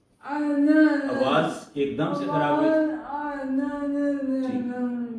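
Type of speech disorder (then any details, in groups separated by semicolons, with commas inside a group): Slurred speech; amyotrophic lateral sclerosis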